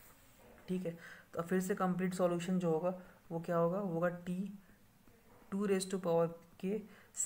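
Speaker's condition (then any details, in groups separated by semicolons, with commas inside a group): No condition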